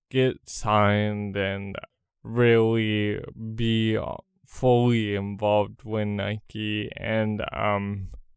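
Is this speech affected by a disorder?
Yes: cerebral palsy; congenital, did not walk until age three, runs competitively, first Nike professional runner with cerebral palsy; wears Nike Pegasus Fly Ease shoes.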